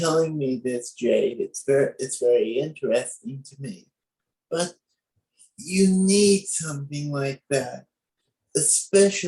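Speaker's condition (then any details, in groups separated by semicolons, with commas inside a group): Cerebral palsy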